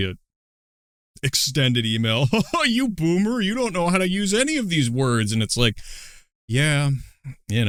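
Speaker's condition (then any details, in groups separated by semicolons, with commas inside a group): No condition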